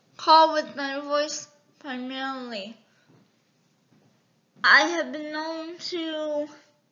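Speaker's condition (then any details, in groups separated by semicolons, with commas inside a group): Cerebral palsy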